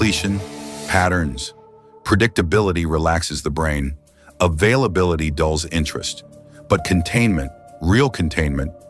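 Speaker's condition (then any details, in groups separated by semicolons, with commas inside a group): No condition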